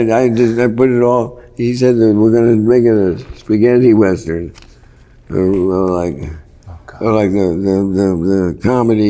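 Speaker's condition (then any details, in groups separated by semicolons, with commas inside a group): Parkinson's; worsening, often debilitating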